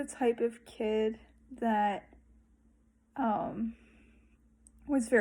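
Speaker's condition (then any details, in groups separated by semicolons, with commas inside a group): No condition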